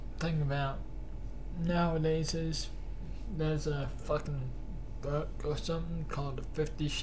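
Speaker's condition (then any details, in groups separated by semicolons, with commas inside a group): Cerebral palsy; cannot stand beyond 10 minutes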